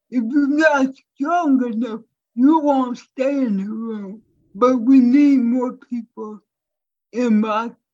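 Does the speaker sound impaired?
Yes: cerebral palsy; speech impairment, voice sounds different, strangers wrongly assume cognitive disability on hearing voice.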